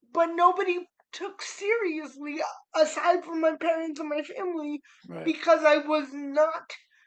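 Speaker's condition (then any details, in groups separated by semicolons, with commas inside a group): Cerebral palsy; spastic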